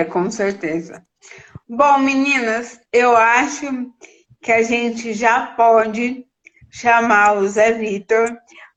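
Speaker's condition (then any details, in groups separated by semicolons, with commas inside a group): Cerebral palsy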